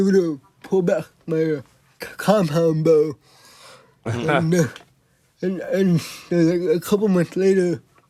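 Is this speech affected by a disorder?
Yes: cerebral palsy; motor disability affecting body control.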